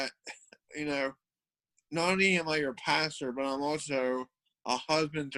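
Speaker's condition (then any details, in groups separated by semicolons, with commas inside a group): Cerebral palsy; from birth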